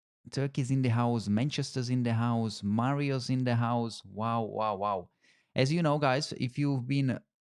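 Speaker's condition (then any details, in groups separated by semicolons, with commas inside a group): No condition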